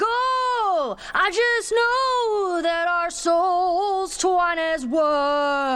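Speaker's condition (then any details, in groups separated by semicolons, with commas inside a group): No condition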